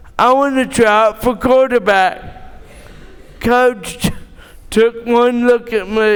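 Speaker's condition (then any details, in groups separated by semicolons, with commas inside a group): Cerebral palsy; born premature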